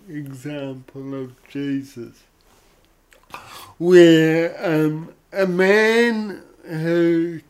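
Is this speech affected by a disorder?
Yes: cerebral palsy; brain damage at or around birth, affects coordination and muscle control of whole body; odd sort of voice.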